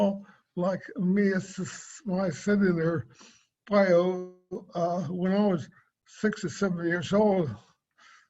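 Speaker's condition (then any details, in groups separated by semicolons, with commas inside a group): Cerebral palsy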